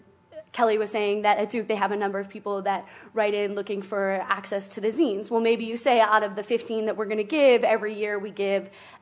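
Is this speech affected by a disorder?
No.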